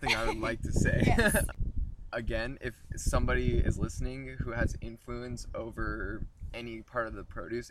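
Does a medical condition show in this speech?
No.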